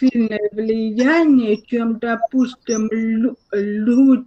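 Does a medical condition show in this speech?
Yes: cerebral palsy, spastic diplegia; caused by birth trauma.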